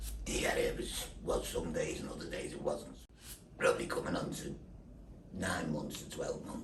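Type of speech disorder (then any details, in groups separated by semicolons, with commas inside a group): Speech with a voice prosthesis; laryngectomy for larynx cancer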